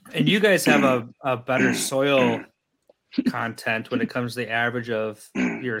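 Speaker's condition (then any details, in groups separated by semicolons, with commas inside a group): No condition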